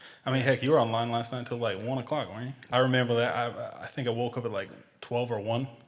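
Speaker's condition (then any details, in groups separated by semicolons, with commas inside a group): No condition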